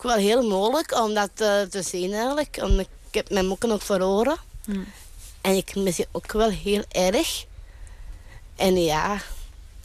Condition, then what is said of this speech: Down syndrome. En mijn stem is een beetje, ik moet soms wel een beetje roepen eigenlijk.